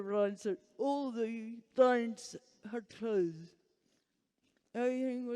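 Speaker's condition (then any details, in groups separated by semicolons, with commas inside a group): Huntington's disease; progressing, earlier early manifest, experimental drug stopped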